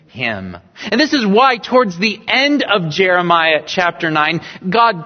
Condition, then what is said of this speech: None; typical speech.